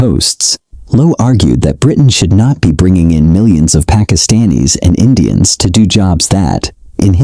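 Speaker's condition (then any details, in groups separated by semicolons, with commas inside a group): No condition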